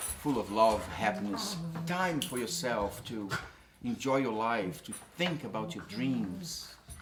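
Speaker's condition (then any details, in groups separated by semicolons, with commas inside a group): No condition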